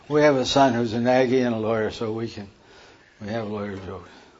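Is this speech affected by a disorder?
Yes: Parkinson's; hand tremor during talk.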